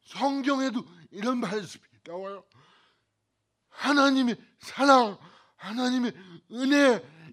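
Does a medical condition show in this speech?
Yes: cerebral palsy; cervical spine c2 to c7 damaged.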